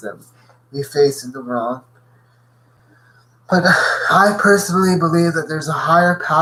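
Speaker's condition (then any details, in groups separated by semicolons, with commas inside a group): Cerebral palsy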